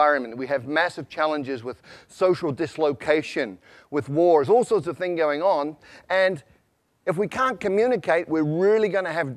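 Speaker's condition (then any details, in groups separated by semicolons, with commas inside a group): No condition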